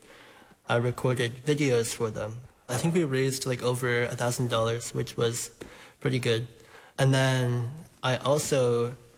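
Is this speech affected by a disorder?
Yes: bilateral cleft lip and palate; congenital bilateral cleft lip and palate, multiple surgical repairs in childhood by Dr. Mulliken at Boston Children's.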